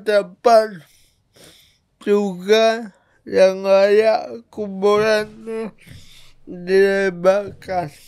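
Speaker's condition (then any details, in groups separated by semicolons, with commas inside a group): Cerebral palsy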